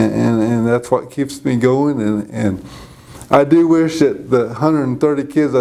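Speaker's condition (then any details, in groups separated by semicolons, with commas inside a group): Cerebral palsy; present from birth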